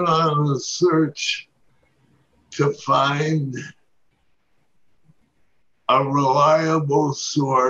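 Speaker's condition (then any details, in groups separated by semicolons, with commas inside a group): Parkinson's disease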